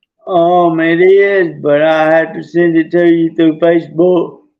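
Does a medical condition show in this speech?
Yes: traumatic brain injury.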